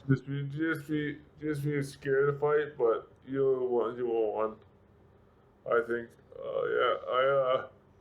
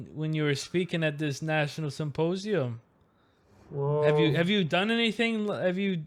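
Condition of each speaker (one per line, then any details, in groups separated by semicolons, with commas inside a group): Severe brain injury; severe, car crash, affects balance and mobility; years since injury, walking and talking; speech affected
No condition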